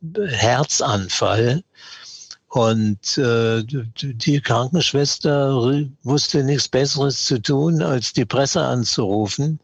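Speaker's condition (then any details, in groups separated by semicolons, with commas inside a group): Parkinson's disease; years of tremor before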